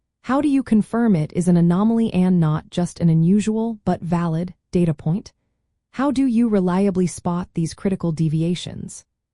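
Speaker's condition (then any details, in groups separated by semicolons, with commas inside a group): No condition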